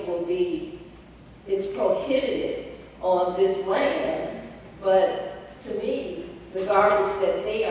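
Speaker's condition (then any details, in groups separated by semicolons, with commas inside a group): No condition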